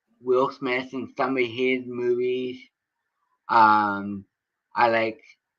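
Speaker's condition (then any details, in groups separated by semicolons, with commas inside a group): Cerebral palsy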